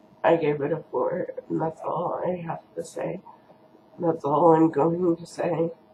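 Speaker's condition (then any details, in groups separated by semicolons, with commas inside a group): Cerebral palsy; first word not said quite right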